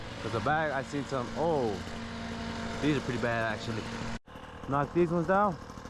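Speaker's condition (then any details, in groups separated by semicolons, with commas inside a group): No condition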